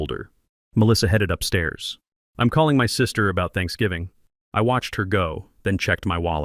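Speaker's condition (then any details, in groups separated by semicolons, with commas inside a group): No condition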